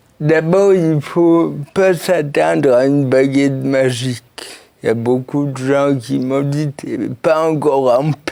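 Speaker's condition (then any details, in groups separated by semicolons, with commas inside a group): Cerebral palsy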